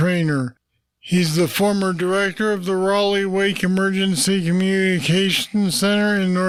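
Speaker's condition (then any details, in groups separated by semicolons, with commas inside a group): Parkinson's disease; deep brain stimulators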